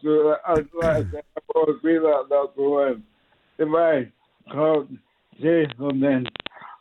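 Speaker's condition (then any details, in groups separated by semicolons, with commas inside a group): Motor neuron disease; diagnosed 2017; about 3 years since diagnosis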